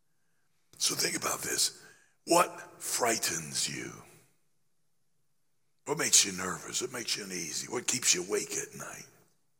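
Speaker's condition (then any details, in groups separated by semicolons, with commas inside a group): Laryngeal cancer after radiation, growth on voice box treated with radiation and chemotherapy; voice gaining strength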